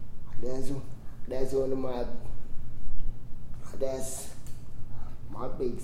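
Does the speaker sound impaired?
Yes: cerebral palsy; prevents flowing speech, says a few words then staggers, teacher Duke sings main rap vocals.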